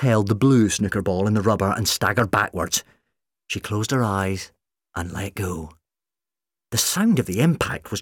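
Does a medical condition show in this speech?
No.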